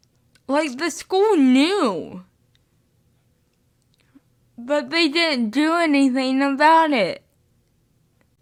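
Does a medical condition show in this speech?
Yes: spastic cerebral palsy, mixed.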